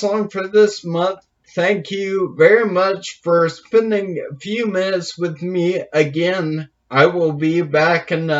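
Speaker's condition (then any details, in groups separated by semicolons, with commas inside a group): Brain injury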